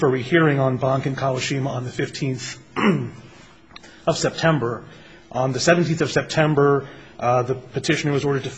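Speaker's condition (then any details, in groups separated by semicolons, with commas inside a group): No condition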